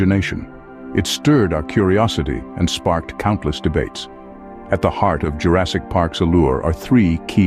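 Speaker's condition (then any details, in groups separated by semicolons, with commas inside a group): No condition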